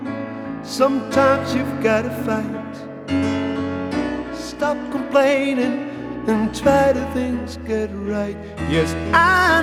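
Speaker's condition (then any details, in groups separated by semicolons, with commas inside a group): No condition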